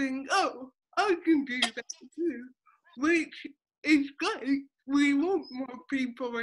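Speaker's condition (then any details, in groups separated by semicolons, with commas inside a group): Cerebral palsy; affects speech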